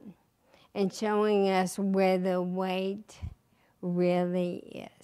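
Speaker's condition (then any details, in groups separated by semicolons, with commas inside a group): ALS; recently diagnosed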